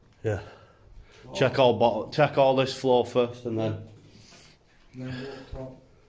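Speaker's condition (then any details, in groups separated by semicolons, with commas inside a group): No condition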